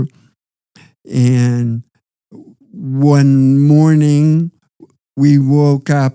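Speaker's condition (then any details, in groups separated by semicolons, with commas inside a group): Parkinson's disease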